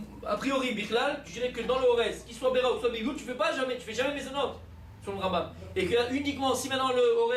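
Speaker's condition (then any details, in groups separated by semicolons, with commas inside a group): No condition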